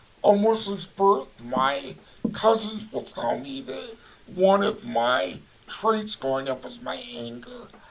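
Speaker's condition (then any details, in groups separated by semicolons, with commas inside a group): Cerebral palsy; voice affected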